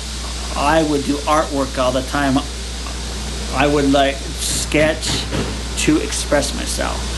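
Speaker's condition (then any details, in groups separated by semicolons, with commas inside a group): Stuttering, severe; since childhood; severe when growing up, stuttered constantly; repeated sounds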